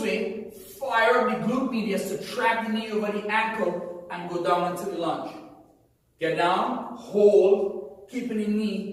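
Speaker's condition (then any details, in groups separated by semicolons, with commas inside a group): No condition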